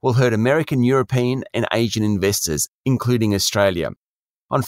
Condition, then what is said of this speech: No condition.